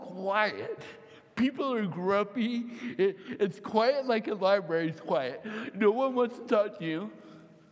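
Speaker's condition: Cerebral palsy; mild cerebral palsy from birth, hand tremor, typewriter for writing, torsional dystonia from eighth grade; head fell forward chin to chest, walking regained through swimming and swim therapy; can't speak right, voice hard to understand, must preface phone calls with strangers

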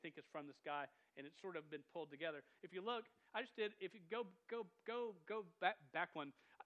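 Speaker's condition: Stuttering; stutter noticed by listeners after speaking in big church, regular youth group unaware of it; repeated sounds, repeated words

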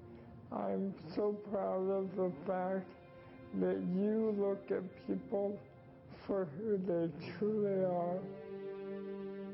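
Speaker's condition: ALS; amyotrophic lateral sclerosis, Lou Gehrig's disease, very short time left; voice tough to understand

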